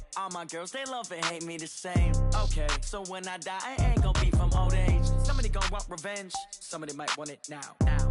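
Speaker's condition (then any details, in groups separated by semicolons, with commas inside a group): No condition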